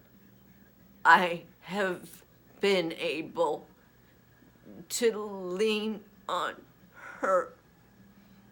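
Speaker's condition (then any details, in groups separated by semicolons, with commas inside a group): Essential tremor; voice, progressive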